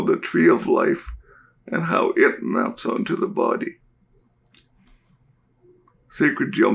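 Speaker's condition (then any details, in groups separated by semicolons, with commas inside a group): Cerebral palsy; diagnosed at birth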